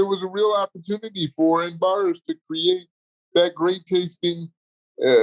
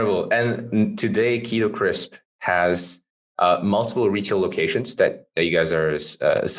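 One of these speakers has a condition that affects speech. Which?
The first: cerebral palsy; congenital, electric wheelchair, lifelong.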